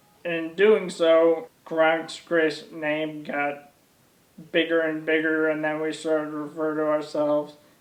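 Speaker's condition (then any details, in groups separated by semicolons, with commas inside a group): ALS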